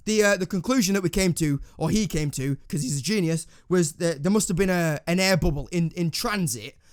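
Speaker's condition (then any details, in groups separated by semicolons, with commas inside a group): No condition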